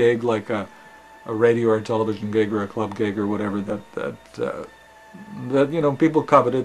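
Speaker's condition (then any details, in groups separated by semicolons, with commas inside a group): No condition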